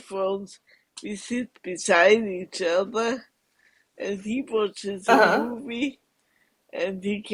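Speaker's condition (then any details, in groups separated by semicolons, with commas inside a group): Multiple sclerosis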